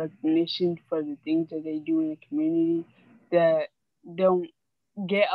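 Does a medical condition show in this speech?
Yes: cerebral palsy.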